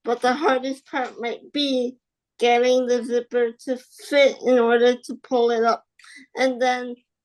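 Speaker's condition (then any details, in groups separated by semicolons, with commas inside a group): Spastic quadriplegic cerebral palsy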